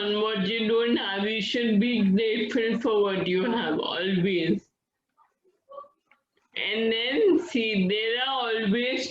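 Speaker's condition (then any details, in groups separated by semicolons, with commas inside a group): Friedreich's ataxia; diagnosed at age 13, uses wheelchair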